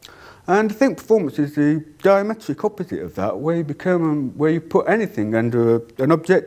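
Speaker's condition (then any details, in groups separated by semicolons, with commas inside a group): Deafness; cannot hear own voice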